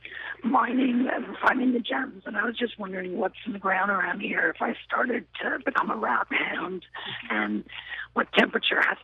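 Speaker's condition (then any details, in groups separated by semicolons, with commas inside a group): Voice disorder; voice affected, apologizes for voice, asks if audible, host hears her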